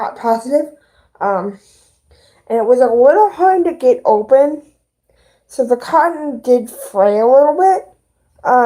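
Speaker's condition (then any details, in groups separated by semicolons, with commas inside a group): Cerebral palsy; both hands affected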